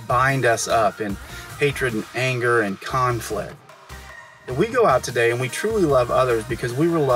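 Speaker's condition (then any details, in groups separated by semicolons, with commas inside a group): No condition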